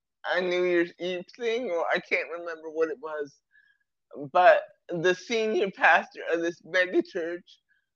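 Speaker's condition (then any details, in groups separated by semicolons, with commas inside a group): Cerebral palsy; present from birth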